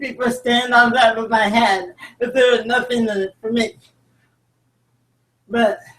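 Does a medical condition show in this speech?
Yes: cerebral palsy.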